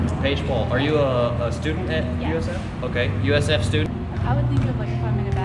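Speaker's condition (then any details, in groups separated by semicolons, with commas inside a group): No condition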